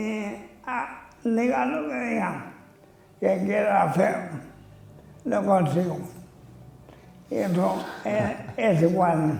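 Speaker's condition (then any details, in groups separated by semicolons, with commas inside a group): Amyotrophic lateral sclerosis (ela)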